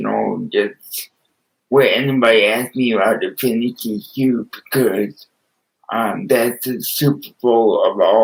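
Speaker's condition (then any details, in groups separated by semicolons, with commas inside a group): Cerebral palsy with spastic quadriplegia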